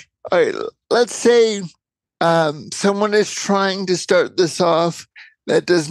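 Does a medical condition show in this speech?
Yes: cerebral palsy.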